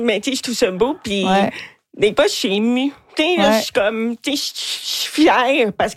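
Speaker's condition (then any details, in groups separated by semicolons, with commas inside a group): Hearing loss with cochlear implant; hard of hearing; hard to tell who is speaking in groups, trouble understanding moving children, did not hear passing truck; own singing described as not very nice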